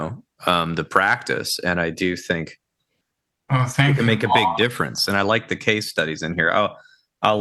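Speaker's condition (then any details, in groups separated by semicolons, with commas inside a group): No condition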